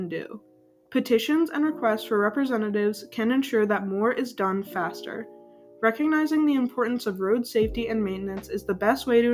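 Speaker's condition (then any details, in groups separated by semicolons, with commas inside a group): No condition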